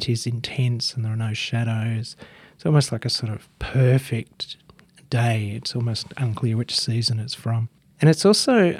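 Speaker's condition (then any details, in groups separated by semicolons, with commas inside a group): No condition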